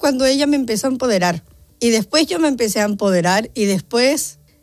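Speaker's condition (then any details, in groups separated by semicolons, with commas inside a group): Down syndrome; congenital; adult, aged 30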